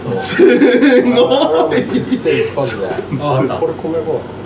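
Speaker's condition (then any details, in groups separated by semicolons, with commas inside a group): No condition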